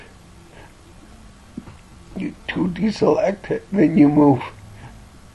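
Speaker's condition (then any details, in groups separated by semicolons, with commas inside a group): Cerebellar ataxia from brain tumour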